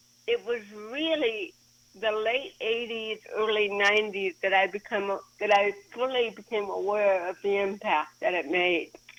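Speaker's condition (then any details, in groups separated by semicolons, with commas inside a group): Cerebral palsy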